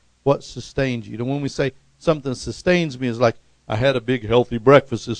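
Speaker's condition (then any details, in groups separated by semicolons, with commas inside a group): No condition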